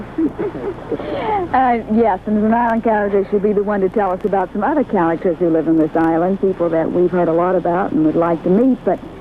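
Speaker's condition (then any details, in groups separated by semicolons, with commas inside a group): No condition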